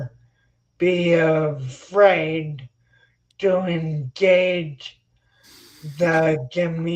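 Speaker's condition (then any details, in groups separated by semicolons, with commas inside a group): Spinocerebellar ataxia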